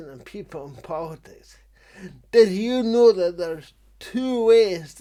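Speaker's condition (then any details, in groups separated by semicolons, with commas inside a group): Cerebral palsy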